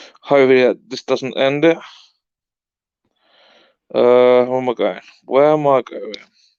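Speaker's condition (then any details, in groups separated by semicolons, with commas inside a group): No condition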